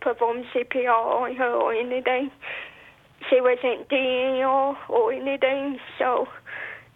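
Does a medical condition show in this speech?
Yes: stuttering; part of another disability; stuttered while asking question on radio call; apologizes for stuttering; here repeated sounds.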